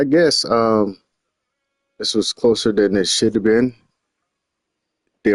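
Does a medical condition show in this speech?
No.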